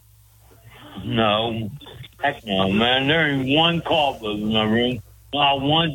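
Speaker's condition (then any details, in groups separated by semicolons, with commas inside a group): Speech impediment; long-standing, calling radio show about 4 years, uses walker; speaking unusually well at first; usually hard to understand, echoing background noise on call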